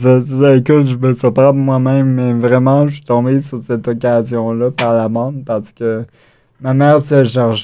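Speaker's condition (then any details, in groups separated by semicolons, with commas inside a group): Cerebral palsy; acquired, wheelchair user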